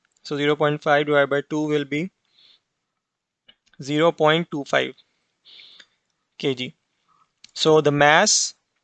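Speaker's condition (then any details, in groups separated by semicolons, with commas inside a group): No condition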